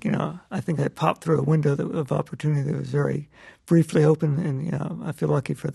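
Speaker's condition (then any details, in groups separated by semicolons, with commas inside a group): Parkinson's disease; loss of motor control, left arm badly affected, right hand largely spared, right-handed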